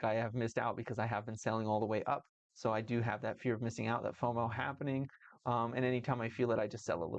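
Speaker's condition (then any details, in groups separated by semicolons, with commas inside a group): No condition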